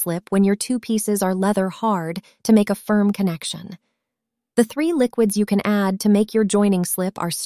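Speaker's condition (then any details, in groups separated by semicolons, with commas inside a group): No condition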